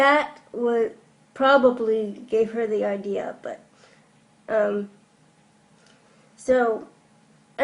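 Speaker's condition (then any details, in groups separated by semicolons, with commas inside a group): Cerebral palsy; from birth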